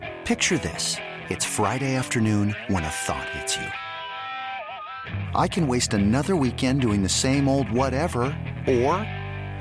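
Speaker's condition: No condition

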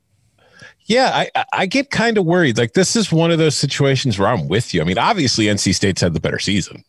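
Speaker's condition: No condition

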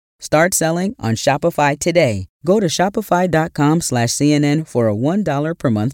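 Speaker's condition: No condition

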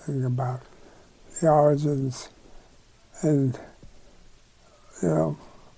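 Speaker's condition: ALS; breathlessness near Charles River Boston

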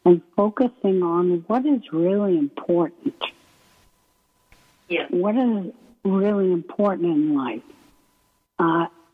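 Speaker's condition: ALS; limb onset in right foot

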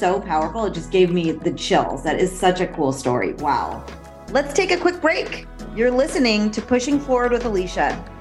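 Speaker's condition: No condition

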